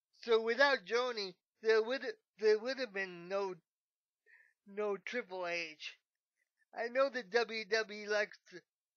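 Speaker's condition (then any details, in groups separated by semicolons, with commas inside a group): Cerebral palsy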